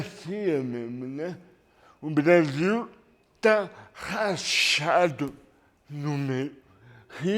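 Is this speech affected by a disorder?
Yes: cerebral palsy.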